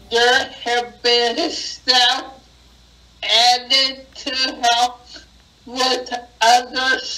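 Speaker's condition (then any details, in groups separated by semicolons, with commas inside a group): Acquired brain injury; tracheostomy for breathing; cannot talk as before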